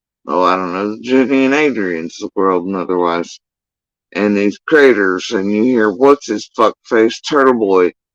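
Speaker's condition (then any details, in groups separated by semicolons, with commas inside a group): Facial paralysis after surgery; tongue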